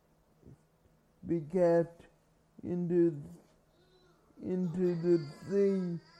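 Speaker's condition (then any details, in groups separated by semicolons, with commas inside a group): Cerebral palsy; carried everywhere by parents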